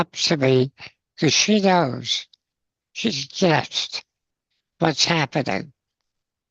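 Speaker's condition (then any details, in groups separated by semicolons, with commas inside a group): Spinal muscular atrophy, congenital; progressive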